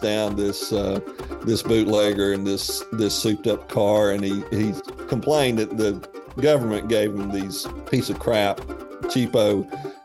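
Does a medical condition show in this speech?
No.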